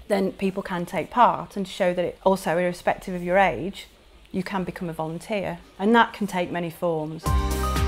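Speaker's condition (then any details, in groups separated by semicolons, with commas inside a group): No condition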